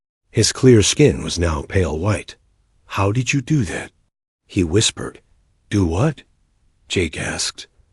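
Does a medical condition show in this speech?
No.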